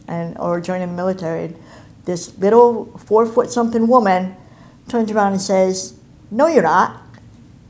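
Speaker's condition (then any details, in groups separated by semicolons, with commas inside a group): Cleft palate and cleft lip; congenital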